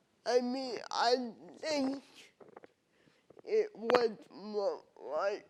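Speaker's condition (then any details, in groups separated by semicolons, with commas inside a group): Cerebral palsy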